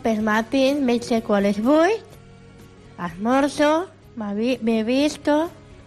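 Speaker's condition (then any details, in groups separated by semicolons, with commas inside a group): Down syndrome; trisomy 21, genetic cause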